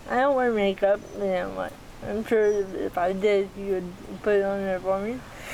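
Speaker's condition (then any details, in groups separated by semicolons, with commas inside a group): Athetoid cerebral palsy, moderate; may be difficult to understand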